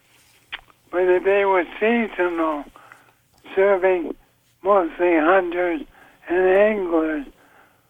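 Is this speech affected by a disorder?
Yes: ALS; progressive weakness, wheelchair user; weaker hands and arms, uses Dragon speech-to-text software to write; voice getting softer.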